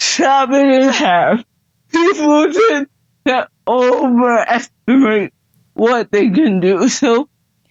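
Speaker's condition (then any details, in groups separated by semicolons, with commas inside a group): Cerebral palsy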